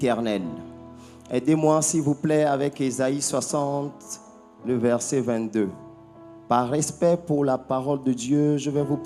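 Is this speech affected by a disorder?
No.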